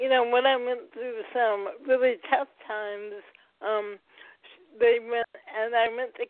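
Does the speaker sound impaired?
Yes: cerebral palsy, mild.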